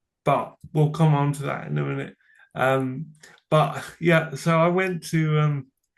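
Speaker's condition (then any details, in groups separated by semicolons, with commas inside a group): Cerebral palsy; from birth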